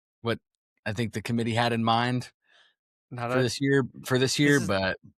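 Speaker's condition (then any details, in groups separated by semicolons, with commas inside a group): No condition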